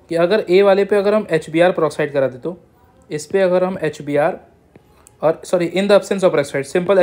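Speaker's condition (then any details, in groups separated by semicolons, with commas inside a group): No condition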